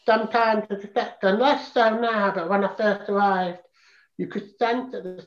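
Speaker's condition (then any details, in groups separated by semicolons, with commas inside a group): Profound deafness, congenital profound deafness; hears speech sounds better with implant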